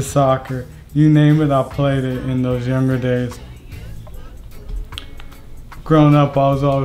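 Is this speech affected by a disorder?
Yes: ALS; speech affected within last year, voice loss expected, voice banked.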